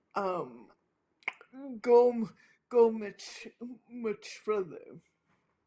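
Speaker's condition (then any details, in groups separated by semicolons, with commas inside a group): Cerebral palsy; affects hands and speech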